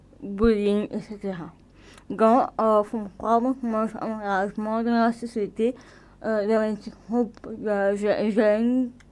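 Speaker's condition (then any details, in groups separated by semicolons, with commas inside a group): Cerebral palsy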